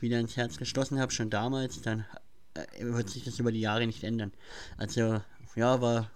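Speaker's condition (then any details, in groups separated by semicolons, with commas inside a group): Cleft palate; since childhood, still present; speech impediment, listener messages said cannot be heard, mimicked at school, class laughed at reading aloud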